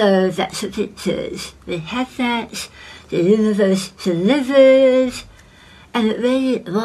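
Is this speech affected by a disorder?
Yes: head and neck cancer; recurring cancer incl. floor of mouth, radiation, multiple operations, leg tissue graft, implants; recurring cancer for 22 years.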